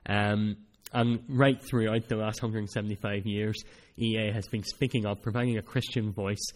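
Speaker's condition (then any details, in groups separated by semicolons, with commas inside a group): Cleft palate; speech not that clear at times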